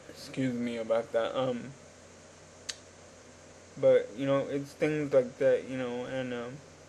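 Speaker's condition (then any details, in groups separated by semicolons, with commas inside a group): Cerebral palsy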